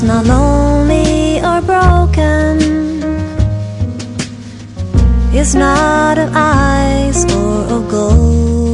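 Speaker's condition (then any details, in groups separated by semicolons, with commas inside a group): No condition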